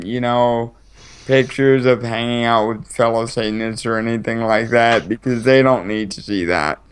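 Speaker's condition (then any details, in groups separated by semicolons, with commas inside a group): Cerebral palsy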